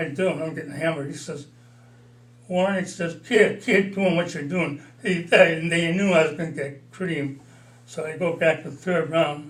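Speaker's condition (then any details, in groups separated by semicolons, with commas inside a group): Parkinson's disease; mild, about four years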